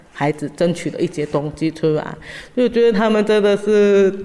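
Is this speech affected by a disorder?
Yes: acquired deafness, severe; acute deafness after mumps in first grade, diagnosed 三軍總醫院, left ear deaf, right 90+ db, hearing aids; hearing still poor, communicates openly, tells others hearing limits first; relearned speech after hearing loss, predicted no speech without auditory feedback, hearing training.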